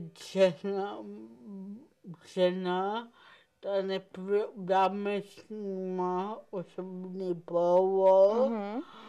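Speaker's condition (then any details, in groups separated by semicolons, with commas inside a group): Cerebral palsy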